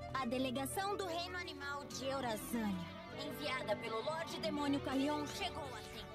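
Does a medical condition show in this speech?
No.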